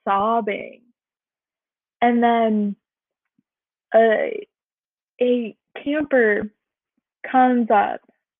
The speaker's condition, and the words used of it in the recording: Stuttering. I go to the buzz because I can have the most stuttering, worst stuttering days.